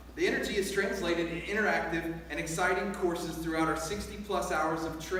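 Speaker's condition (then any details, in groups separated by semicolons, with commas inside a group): No condition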